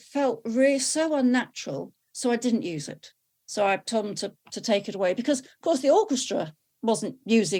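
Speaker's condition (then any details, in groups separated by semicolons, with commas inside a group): No condition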